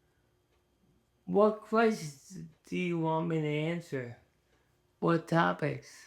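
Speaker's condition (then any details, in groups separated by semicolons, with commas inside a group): ALS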